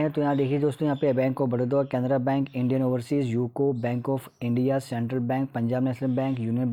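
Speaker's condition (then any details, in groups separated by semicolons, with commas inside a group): No condition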